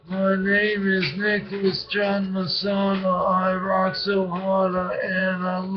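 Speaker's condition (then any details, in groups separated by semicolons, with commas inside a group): Brain injury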